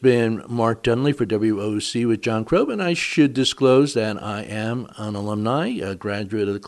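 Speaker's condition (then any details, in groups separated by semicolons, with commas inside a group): No condition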